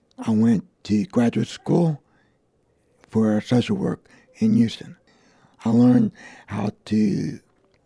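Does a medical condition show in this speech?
Yes: vocal cord damage; gunshot to head, Austin mini-mart shooting, traumatic brain injury, right side and arm weak, limp; bullet went through speech area, no speech two months, speech and language returned.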